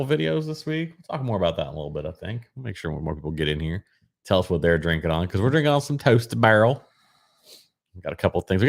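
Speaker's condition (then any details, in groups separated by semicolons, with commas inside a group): No condition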